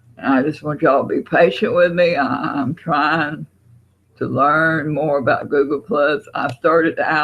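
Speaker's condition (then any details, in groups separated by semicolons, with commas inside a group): Parkinson's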